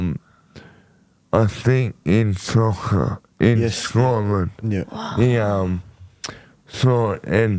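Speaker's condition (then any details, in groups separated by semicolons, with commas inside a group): Motor neurone disease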